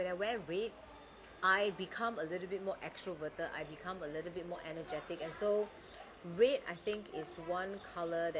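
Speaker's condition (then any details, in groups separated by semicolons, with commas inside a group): No condition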